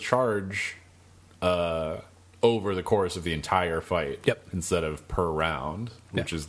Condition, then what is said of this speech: None; typical speech.